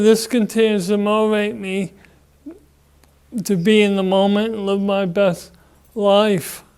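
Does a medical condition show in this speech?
Yes: Parkinson's disease.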